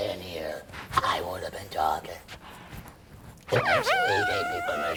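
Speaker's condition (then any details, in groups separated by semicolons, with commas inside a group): Laryngectomy for laryngeal cancer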